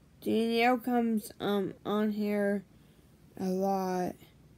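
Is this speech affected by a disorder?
Yes: brain injury; memory problems.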